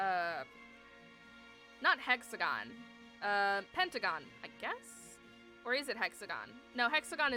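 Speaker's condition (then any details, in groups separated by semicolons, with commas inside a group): No condition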